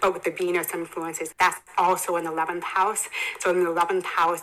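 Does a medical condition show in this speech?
Yes: hearing impairment, congenital, bilateral cochlear implants; further hearing loss at 27.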